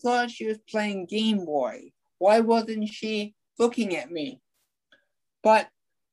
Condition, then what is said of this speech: Cerebral palsy. It affects my tongue a little bit, and it affects my legs mostly.